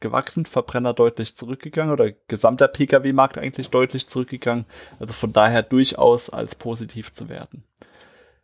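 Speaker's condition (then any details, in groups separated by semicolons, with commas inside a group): No condition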